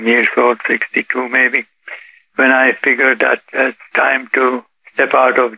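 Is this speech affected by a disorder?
Yes: Parkinson's disease; Parkinson's disease detected about 8 years ago.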